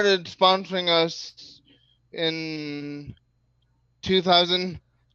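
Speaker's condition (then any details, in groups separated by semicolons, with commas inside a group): Cerebral palsy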